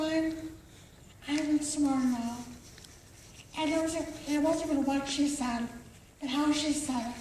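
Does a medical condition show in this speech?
Yes: cerebral palsy; difficulty speaking and forming sounds.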